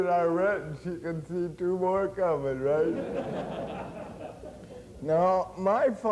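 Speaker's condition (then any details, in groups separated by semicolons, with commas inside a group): Cerebral palsy; since birth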